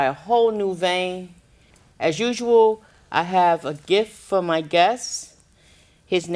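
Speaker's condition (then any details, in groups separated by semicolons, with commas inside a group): No condition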